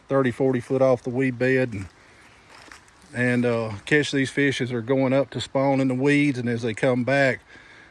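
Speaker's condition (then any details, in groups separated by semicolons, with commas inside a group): No condition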